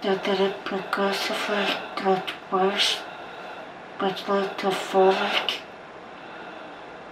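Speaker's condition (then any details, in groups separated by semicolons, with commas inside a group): ALS; genetic FUS mutation, highly aggressive, onset as limp; aged 24, physical therapy including standing therapy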